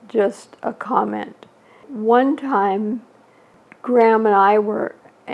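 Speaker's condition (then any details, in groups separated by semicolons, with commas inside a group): ALS; shortly after diagnosis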